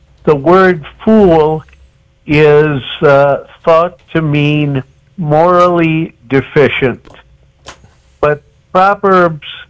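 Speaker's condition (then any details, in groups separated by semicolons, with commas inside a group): Cerebral palsy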